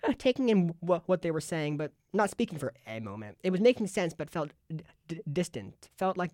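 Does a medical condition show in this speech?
Yes: stutter; stutter since early childhood, not expected to go away; ongoing, stutters a lot, somewhat quieter, stuttered at recent meeting; blocks where words could not leave mouth, awkward silences reading aloud, over-analysis of speech grew with age; here repeated sounds.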